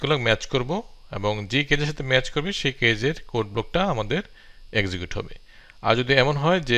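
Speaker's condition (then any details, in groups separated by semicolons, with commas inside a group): No condition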